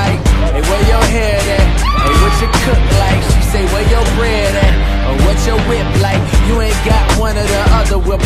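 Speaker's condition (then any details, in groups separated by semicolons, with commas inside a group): No condition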